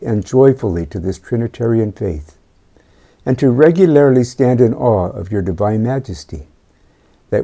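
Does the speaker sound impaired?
No.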